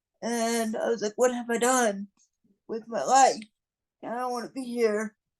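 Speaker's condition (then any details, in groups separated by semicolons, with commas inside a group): Cerebral palsy; non-progressive, will not improve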